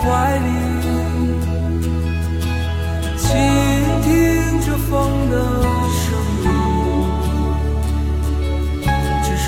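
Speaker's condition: No condition

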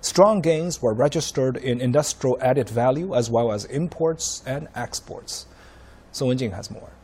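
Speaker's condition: No condition

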